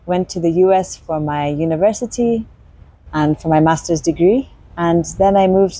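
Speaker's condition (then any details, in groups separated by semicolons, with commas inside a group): No condition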